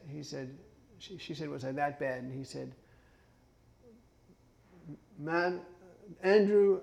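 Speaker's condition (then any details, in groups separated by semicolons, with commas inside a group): Parkinson's; cognitive issues, impaired multitasking and judgment, fatigue, stopped working as lawyer at 48; some speech issues, ice water harms vocal cords, drinks warm water, speech therapy judged unnecessary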